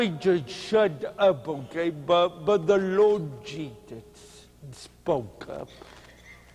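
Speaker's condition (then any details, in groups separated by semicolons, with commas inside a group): Cerebral palsy; speech hard to understand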